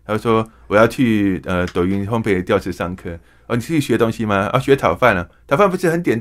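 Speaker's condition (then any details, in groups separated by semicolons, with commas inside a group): Hearing impairment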